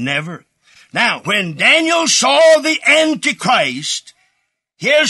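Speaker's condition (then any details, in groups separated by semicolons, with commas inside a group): No condition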